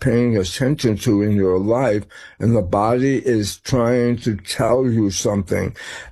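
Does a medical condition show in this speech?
Yes: tongue cancer; began with hearing problem and ear pain, throat scan malignant, later benign; slurred speech.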